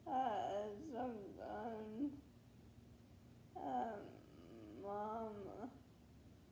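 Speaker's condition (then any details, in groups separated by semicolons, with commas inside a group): Leukodystrophy; wheelchair user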